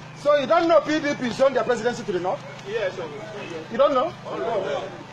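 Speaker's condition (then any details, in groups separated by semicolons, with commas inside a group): No condition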